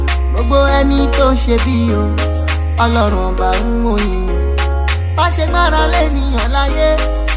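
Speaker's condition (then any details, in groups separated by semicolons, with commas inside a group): No condition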